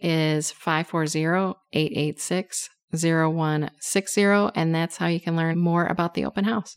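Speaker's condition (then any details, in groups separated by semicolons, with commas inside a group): No condition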